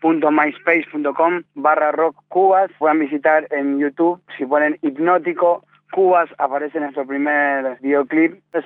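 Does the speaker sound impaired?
No.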